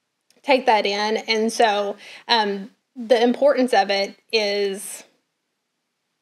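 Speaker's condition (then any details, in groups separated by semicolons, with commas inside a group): No condition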